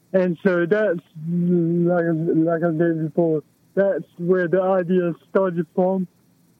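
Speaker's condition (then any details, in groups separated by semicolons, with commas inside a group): Cerebral palsy; balance and posture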